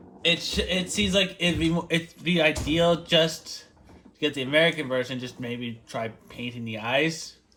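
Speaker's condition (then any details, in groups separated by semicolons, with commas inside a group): No condition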